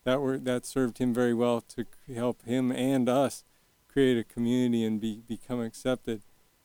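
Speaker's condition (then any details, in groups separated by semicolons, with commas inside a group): Young onset Parkinson's disease; Medtronic deep brain stimulation device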